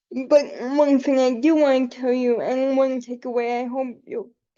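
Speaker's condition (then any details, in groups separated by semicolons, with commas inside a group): Cerebral palsy; quadriplegic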